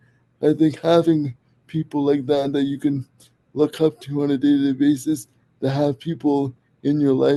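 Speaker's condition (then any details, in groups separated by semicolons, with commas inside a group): Cerebral palsy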